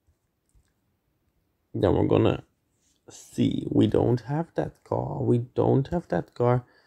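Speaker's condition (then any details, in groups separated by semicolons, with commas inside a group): No condition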